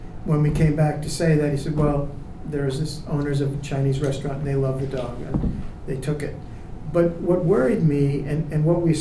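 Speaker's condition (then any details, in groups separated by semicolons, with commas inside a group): No condition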